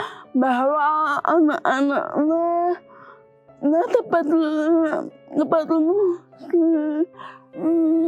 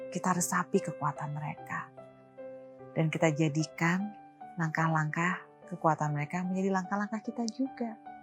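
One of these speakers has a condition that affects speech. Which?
The first: cerebral palsy; from birth, premature, physical limitations; communicates smoothly in conversation.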